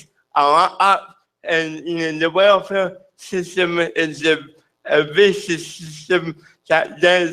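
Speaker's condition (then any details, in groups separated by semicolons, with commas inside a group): Cerebral palsy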